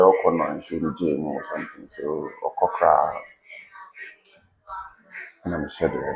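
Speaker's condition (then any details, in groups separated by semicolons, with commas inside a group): No condition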